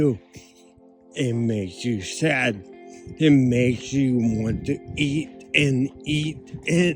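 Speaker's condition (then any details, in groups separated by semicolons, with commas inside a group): Ataxia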